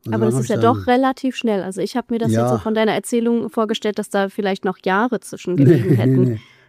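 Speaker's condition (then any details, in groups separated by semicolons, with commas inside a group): No condition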